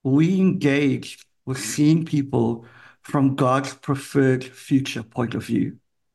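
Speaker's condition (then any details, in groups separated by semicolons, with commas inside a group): Cleft palate; congenital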